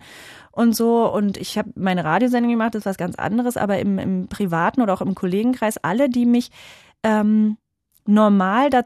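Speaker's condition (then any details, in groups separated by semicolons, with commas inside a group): No condition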